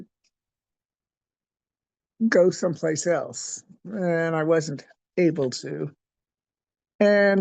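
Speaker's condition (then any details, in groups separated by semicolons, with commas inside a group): No condition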